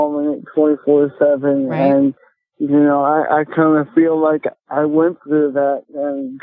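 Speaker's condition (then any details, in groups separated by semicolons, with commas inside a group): Cerebral palsy; speech affected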